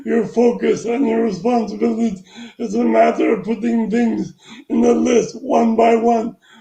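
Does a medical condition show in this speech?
Yes: traumatic brain injury.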